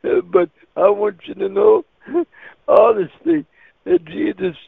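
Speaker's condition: Cerebral palsy; wheelchair user

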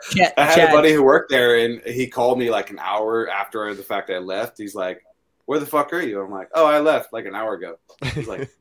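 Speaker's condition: No condition

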